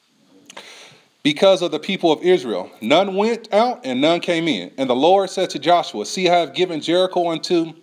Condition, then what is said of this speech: No condition.